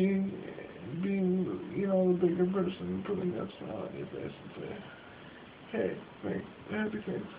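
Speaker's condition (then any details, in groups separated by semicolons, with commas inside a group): Cerebral palsy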